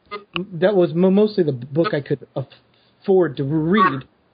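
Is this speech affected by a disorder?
Yes: stutter; noticeable enough that listeners might mistake it for audio problems; here prolonged sounds.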